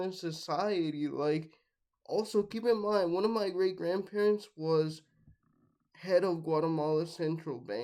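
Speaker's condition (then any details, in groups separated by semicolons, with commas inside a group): Cerebral palsy, mixed, mild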